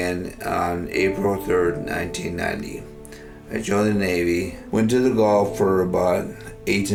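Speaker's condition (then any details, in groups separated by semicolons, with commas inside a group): Amyotrophic lateral sclerosis; progressive, spasticity, speech-generating device, nighttime bipap; physical and aqua therapy, spasticity medicine, lung capacity monitored; slurred from onset, now much more slurred, uses device, voice banked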